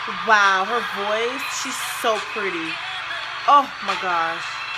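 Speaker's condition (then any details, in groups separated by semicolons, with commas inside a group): No condition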